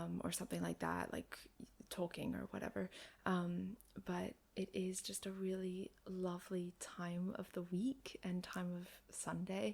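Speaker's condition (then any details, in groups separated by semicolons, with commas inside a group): No condition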